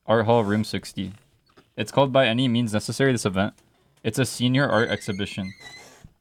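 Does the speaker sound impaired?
No.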